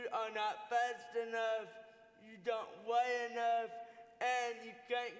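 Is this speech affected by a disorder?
Yes: cerebral palsy; from birth, uses wheelchair.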